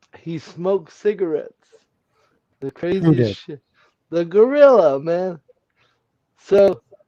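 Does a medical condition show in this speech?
Yes: cerebral palsy.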